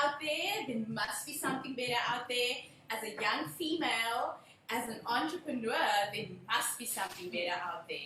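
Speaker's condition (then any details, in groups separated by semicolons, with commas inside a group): No condition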